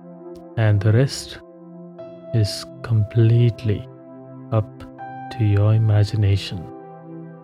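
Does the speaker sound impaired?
No.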